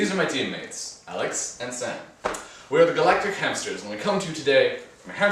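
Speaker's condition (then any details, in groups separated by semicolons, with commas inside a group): No condition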